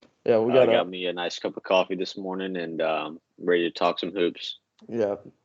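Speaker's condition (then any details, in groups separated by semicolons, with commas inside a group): No condition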